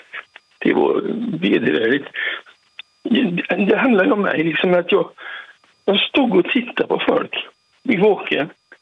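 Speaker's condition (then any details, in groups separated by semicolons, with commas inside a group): Parkinson's; 40-50 tablets daily; recovering, intensive care two months ago, oxygen mask 12 hours, breathing training, planned throat operation; difficulty speaking at times, trouble getting voice out properly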